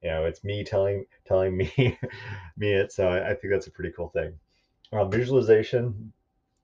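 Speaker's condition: No condition

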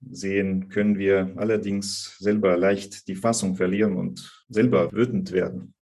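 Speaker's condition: No condition

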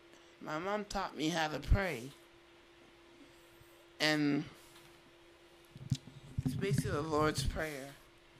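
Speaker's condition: Duchenne muscular dystrophy; rare in females

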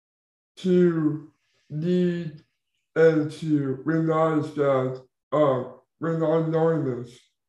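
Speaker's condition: Down syndrome; intellectual disability

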